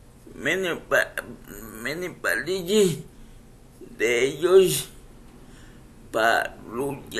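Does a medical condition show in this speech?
Yes: cerebral palsy; speech affected by condition.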